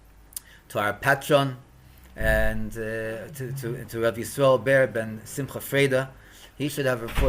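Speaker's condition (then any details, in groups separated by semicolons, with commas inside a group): No condition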